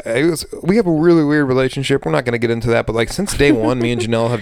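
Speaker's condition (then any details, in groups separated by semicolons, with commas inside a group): No condition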